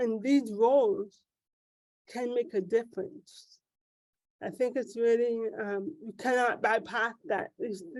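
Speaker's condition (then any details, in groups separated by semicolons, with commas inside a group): Cerebral palsy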